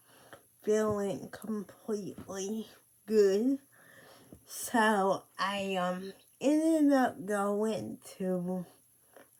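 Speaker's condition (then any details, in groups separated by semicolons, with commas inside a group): Cerebral palsy; speech affected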